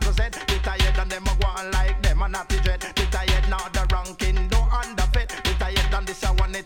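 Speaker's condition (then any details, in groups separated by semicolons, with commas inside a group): No condition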